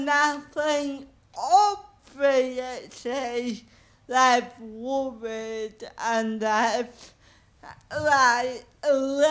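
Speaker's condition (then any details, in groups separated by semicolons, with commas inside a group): Cerebral palsy; birth oxygen deprivation; listeners need a couple minutes to tune in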